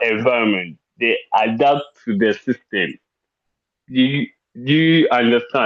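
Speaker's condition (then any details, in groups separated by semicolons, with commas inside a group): Cerebral palsy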